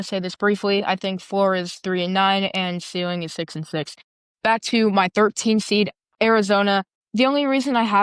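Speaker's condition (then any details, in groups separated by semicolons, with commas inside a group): No condition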